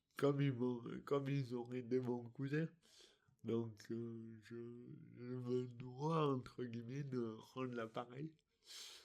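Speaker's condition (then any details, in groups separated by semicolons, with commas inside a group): Dystonia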